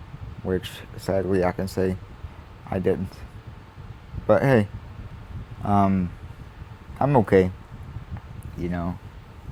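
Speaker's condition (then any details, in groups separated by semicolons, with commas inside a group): Cerebral palsy; uses wheelchair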